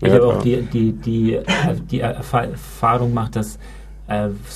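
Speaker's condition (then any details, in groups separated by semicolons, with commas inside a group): Stuttering; stuttering with blocks; blocks during small talk, fluency improves when intending to mention own stuttering; repeated sounds, repeated words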